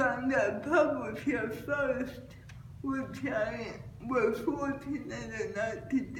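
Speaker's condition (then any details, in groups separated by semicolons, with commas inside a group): Cerebral palsy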